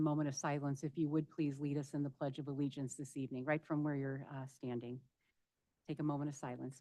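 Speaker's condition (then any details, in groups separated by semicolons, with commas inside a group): No condition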